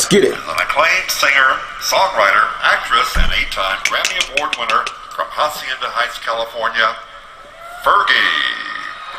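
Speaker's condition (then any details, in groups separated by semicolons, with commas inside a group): No condition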